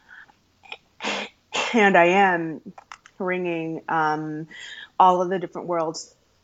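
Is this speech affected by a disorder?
Yes: stuttering; stuttering since around age 3, past speech therapy, largely stopped talking for about 5 years; still stutters, including when saying own name; formerly hid stuttering by switching words, deep breaths, fillers like ums and ahs, avoided talking; here prolonged sounds, blocks.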